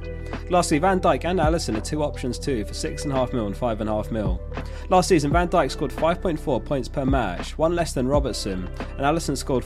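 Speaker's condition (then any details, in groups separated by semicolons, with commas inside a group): No condition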